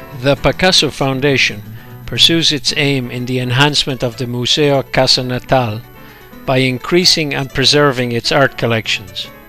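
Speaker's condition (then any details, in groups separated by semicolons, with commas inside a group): No condition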